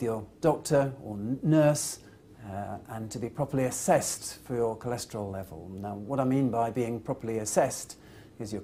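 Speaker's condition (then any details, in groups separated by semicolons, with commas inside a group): No condition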